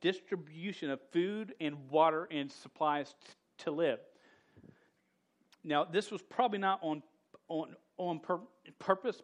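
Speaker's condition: Stuttering; persistent stutter, self-described stubborn stutterer; stutters during sermon; stuttered on word Hellenist, audience must wait until words come out; repeated sounds, blocks

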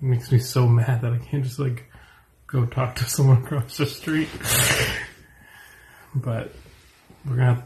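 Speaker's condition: No condition

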